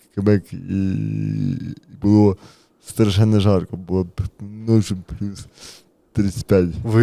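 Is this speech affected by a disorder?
Yes: cerebral palsy.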